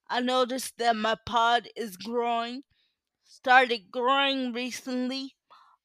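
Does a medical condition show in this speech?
Yes: cerebral palsy.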